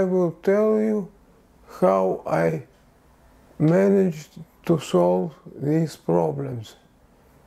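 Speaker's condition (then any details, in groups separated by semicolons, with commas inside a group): Parkinson's disease; tremor of hands and body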